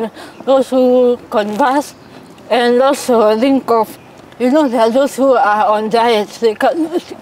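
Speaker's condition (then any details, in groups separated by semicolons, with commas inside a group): Cerebral palsy; from birth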